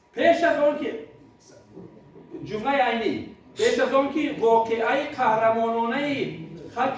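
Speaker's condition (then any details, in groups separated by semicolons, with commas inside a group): No condition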